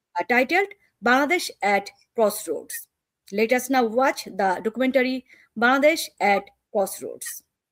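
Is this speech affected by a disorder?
No.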